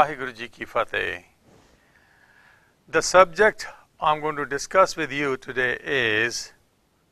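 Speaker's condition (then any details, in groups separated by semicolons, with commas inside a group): No condition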